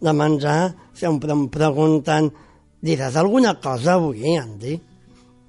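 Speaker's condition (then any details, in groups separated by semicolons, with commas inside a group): Down syndrome; congenital, born with it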